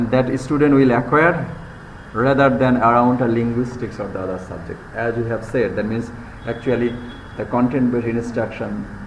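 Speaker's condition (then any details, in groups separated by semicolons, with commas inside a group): No condition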